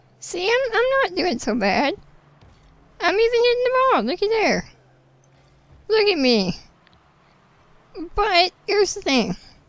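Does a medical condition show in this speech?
Yes: spinal muscular atrophy.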